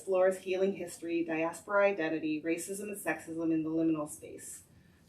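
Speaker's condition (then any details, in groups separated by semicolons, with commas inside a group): No condition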